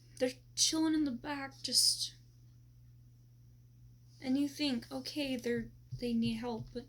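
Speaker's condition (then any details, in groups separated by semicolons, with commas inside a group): No condition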